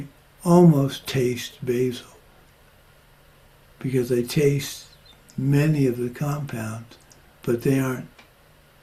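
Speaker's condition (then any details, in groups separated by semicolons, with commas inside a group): Parkinson's; progressing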